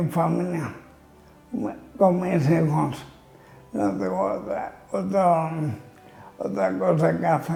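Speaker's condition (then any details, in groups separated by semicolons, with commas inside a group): Amyotrophic lateral sclerosis (ela)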